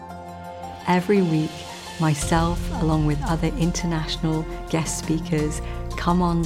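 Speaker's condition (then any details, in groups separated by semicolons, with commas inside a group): No condition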